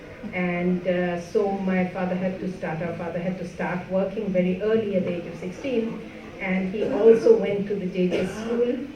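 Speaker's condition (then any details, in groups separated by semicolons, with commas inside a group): No condition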